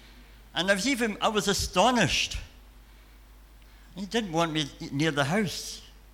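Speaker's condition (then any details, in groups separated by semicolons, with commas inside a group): Cleft palate and cleft lip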